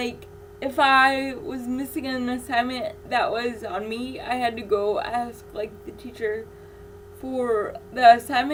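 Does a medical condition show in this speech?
Yes: cerebral palsy; infant ventilator.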